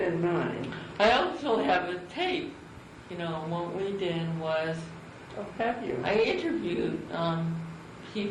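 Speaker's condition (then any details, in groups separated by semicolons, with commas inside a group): Cerebral palsy; from birth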